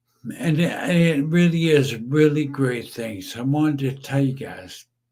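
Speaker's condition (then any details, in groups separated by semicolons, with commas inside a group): Brain injury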